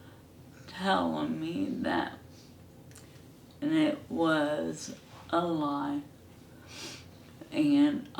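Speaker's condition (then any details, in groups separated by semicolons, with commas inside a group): ALS; hand onset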